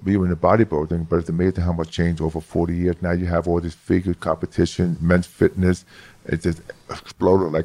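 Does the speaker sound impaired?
Yes: hearing loss; lost about 75% of hearing close to birth, severe childhood speech impediment, left ear surgery; formerly severe monotone speech, inflection improved by studying phonetics, New York accent.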